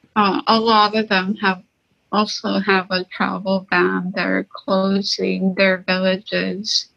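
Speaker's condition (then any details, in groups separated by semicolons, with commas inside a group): Tracheostomy; makes running very difficult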